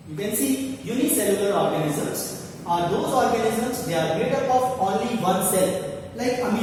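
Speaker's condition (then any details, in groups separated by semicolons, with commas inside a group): No condition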